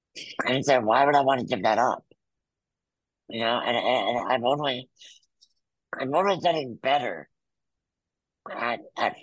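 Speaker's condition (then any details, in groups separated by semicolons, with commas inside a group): Muscular dystrophy; congenital, wheelchair user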